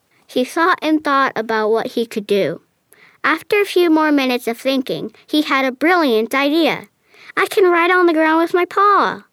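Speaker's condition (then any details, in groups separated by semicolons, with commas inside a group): No condition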